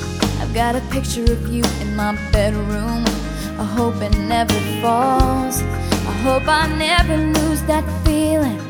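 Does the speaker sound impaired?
No.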